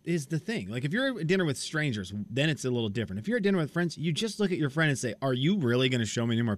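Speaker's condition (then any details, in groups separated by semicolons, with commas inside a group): No condition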